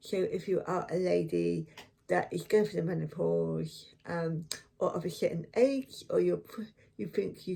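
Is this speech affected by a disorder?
Yes: cerebral palsy; affects one foot.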